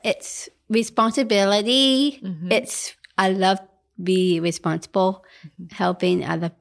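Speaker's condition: Down syndrome; adult woman

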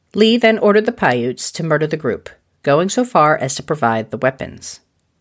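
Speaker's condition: No condition

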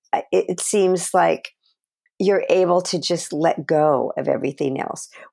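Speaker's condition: No condition

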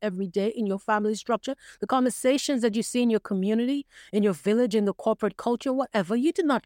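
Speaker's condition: No condition

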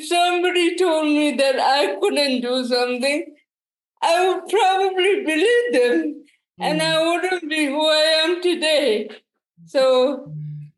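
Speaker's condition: Cerebral palsy; diagnosed at 6 months old, quadriplegic; needs daily help with basic tasks like dressing and making food

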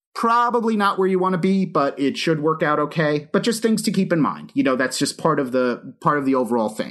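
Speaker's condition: No condition

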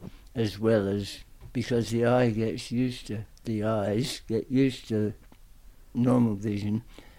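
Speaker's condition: Tongue cancer; aggressive tongue cancer

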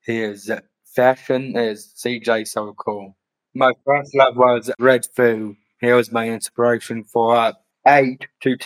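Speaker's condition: Down syndrome; later diagnosed with autism

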